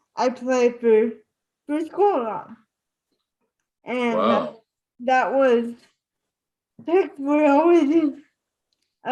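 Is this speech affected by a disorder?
Yes: spastic cerebral palsy.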